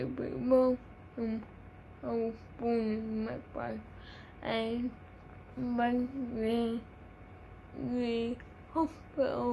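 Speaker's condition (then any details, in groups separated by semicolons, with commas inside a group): Cerebral palsy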